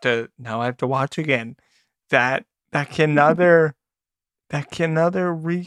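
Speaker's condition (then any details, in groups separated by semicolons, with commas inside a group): Cerebral palsy; uses technology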